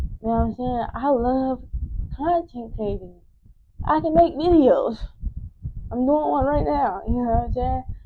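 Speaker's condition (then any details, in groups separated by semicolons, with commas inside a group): Cerebral palsy; wheelchair user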